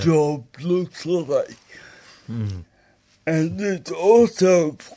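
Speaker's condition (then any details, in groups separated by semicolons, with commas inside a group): Stroke with aphasia; acquired brain injury from stroke, disability mostly in brain controlling muscles, balance issues, walks funny; talks funny, a bit of aphasia, thinking fine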